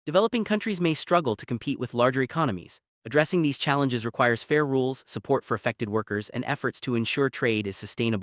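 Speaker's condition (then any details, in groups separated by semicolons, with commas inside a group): No condition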